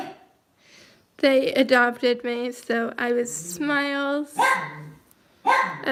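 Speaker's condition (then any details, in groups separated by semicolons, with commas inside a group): Cerebral palsy, mild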